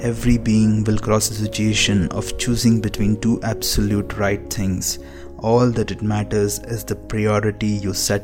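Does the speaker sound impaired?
No.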